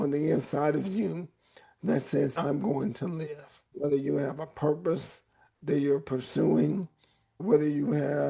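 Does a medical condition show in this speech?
Yes: ALS; voice raspy at times.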